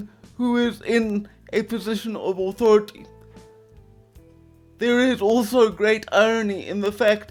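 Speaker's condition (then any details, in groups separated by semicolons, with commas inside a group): Quadriplegic cerebral palsy, severe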